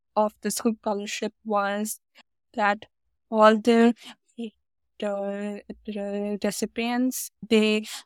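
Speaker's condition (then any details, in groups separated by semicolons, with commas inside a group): Stutter; stutter diagnosed at age 5, increased with age, about 20 speech therapists in childhood, paid for cure scam; ongoing speech therapy, goals self-acceptance and disclosure, work accommodation to type in meeting chat, read aloud by others; not mild stutter, speaks short remarks, types longer ones, bad days block even two sentences; blocks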